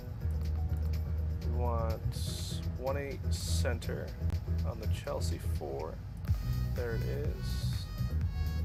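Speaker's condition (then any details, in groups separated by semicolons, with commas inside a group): No condition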